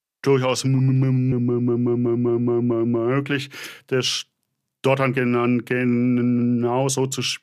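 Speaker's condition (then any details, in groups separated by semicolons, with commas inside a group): Stuttering; stuttering for nearly 28 years, individual symptom pattern; frequent word and phrase repetitions, repeated filler sounds; varies in strength from day to day, fluency of one day gone the next; repeated sounds, prolonged sounds, blocks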